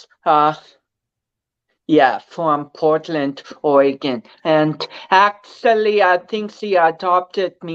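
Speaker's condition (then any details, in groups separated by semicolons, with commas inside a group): Cerebral palsy; affects balance, speech, coordination; walks, bodybuilder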